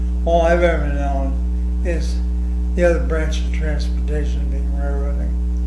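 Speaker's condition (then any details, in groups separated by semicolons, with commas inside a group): ALS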